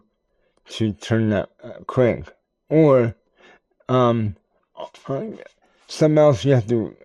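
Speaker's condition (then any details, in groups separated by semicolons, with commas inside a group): Cerebral palsy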